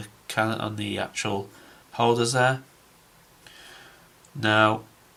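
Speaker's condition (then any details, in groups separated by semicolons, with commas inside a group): No condition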